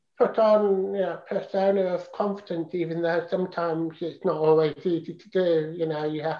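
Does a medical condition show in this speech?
Yes: profound deafness, congenital profound deafness; learned to speak via speech trainer, mimicking mother's sounds, hours daily, uses sign language socially.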